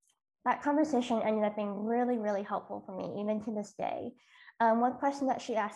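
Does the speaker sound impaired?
Yes: cleft lip and palate; multiple surgeries on face and mouth.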